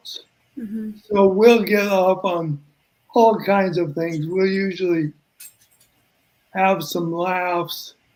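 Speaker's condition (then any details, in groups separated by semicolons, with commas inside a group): ALS; mainly affects voice and breathing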